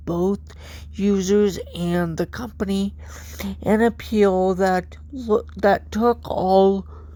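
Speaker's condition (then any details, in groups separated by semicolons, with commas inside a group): Cerebral palsy; from birth, walks with walker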